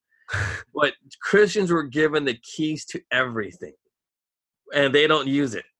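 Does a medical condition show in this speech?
No.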